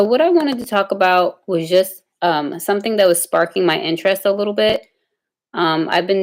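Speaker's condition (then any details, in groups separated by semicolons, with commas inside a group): No condition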